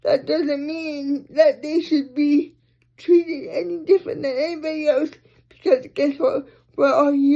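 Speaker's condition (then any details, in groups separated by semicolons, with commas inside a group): Cerebral palsy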